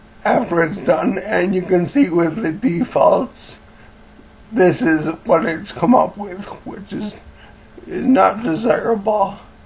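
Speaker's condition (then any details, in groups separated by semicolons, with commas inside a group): Cerebellar ataxia from brain tumour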